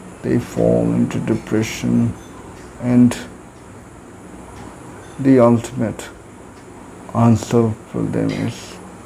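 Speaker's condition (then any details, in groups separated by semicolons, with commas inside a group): Cerebral palsy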